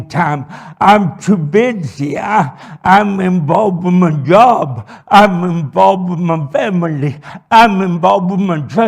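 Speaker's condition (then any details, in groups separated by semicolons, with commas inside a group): Cerebral palsy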